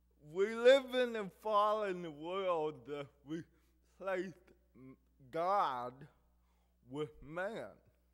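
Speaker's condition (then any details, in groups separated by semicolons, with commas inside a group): Cerebral palsy; speech affected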